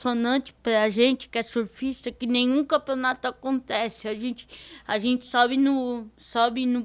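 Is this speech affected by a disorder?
Yes: cerebral palsy; diparetic form.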